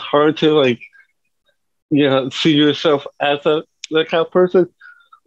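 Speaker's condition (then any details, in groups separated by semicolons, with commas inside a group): Cerebral palsy; present from birth, lower limbs affected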